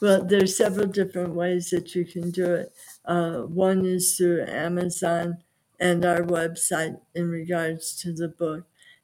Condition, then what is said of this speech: Aphasia. If I'm overly tired, because I have what's called aphasia, and a lot of people have that, and that means that your voice is affected, and you caught on to that right away.